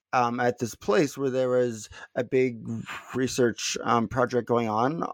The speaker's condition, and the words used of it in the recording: Stuttering. So anyway, so I hadn't ever thought about my speech, so I stutter even though I'm not stuttering much currently.